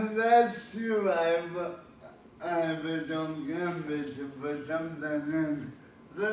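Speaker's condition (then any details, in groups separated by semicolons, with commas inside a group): Cerebral palsy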